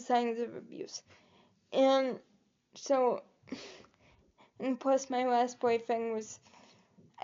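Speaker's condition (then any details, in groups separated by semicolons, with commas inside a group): Cerebral palsy; quadriplegic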